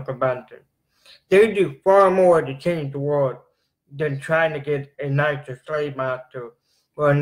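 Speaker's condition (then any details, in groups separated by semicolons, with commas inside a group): Cerebral palsy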